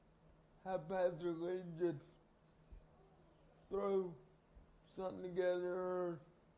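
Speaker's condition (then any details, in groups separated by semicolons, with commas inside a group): Cerebral palsy; carried everywhere by parents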